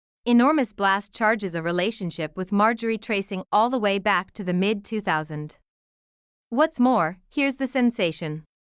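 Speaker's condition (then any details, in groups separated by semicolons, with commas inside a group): No condition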